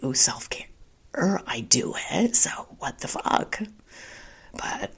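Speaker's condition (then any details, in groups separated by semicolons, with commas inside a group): Spasmodic dysphonia; not using Botox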